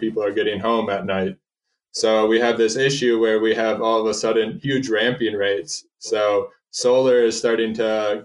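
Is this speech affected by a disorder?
No.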